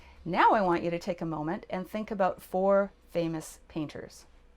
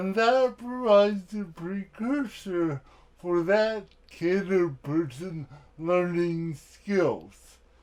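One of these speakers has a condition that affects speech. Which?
The second: cerebral palsy; present from birth; years of speech therapy, often misunderstood, breath and articulation effortful.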